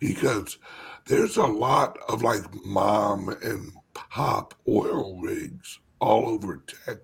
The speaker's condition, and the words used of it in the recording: Stuttering. Like me having a speech impediment myself, I find it hilarious because the English language, when you have a stutter, is pretty funny.